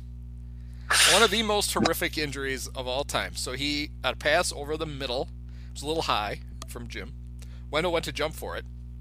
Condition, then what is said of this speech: None; typical speech.